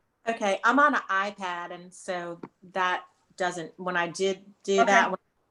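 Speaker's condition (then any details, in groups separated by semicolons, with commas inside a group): No condition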